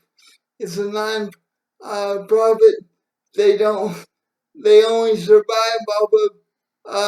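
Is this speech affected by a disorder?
Yes: cerebral palsy.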